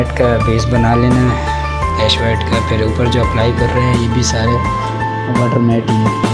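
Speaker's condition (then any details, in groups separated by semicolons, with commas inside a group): No condition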